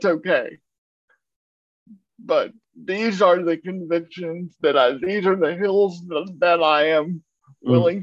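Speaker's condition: Cerebral palsy; moves at a slow pace

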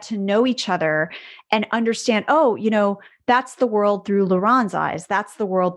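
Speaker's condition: No condition

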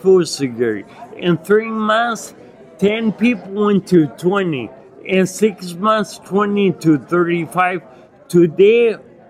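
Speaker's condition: Acquired ataxia with dysarthria; Lance-Adams syndrome, brain damage after Legionnaires' pneumonia from contaminated jacuzzi, 12-day induced coma, onset at 39; not progressive, myoclonus, impaired balance and hand coordination, no cure or medication offered; hard to speak and articulate, chest heaviness when speaking, bites tongue 2-3 times daily eating

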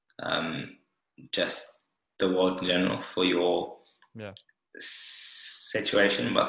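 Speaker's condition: Stutter; childhood onset, started speaking at two, fluent about two years then blocking began, speech therapy until about seven or eight with therapist Jackie; milder than before, blocks still happen at times; blocks and freezes, worse with authority figures and professional situations, easier with other stutterers; blocks

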